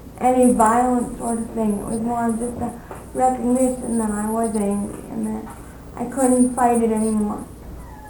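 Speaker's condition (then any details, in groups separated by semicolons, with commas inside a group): Cerebral palsy; non-progressive, plateau in abilities, walks without wheelchair, no formal physical therapy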